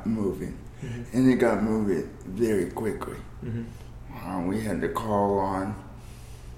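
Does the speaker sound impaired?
Yes: cerebral palsy.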